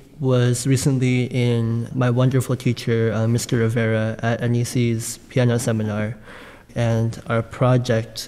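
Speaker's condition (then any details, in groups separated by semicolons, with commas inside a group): Bilateral cleft palate; congenital bilateral cleft palate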